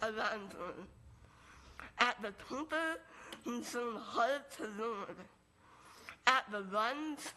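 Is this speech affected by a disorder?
Yes: Moebius syndrome.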